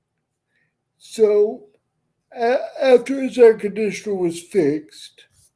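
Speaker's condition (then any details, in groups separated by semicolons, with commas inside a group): Cerebral palsy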